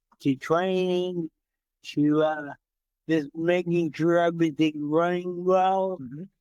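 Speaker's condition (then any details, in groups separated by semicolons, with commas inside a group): Cerebral palsy; from birth, entire left side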